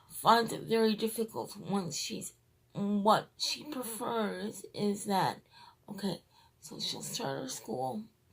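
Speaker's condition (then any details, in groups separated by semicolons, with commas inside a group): Cerebral palsy, triplegia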